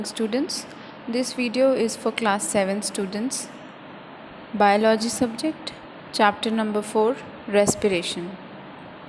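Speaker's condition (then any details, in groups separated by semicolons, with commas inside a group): No condition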